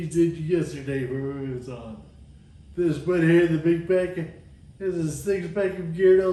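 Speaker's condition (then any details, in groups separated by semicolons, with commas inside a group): Friedreich's ataxia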